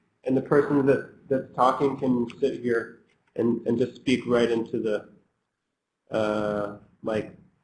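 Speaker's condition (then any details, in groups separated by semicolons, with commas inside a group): No condition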